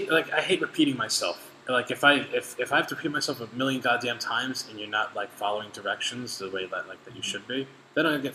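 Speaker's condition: No condition

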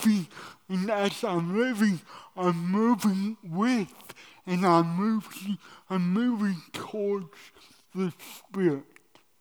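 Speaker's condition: Cerebral palsy; cerebral palsy from birth at St. Edward's (now Mercy Hospital)

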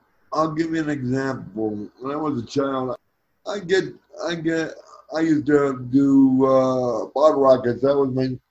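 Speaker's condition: Cerebral palsy; strong startle reflex

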